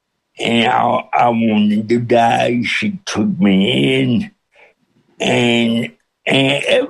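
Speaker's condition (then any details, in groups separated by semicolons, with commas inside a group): Cerebral palsy with speech impediment; speech impediment since birth, hard to understand at first, pastor John Hayes feared nobody could understand, listeners adjust within minutes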